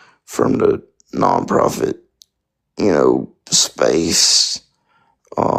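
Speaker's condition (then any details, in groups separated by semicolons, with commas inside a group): Spastic quadriplegic cerebral palsy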